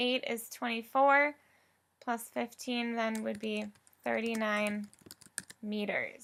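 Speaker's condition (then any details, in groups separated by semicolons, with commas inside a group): No condition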